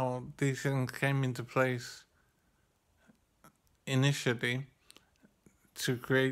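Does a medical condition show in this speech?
Yes: brain injury; finds speaking quite difficult.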